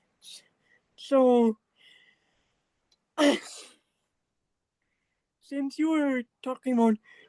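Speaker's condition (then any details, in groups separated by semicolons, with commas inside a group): Cerebral palsy; walks a little, high energy cost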